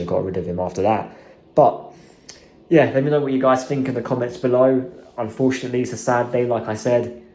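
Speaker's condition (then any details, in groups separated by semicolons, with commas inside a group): No condition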